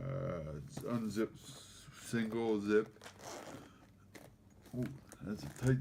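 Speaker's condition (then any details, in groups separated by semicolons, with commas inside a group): Cerebral palsy; affects gait and walking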